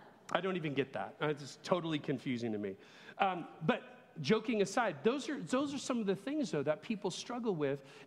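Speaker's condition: No condition

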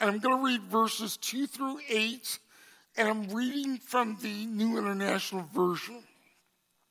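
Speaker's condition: Cerebral palsy; congenital

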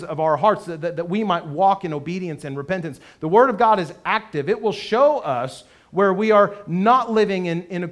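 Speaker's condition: No condition

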